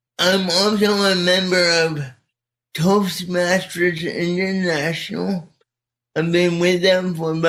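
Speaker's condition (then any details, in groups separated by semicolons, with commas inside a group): Cerebral palsy; speech not affected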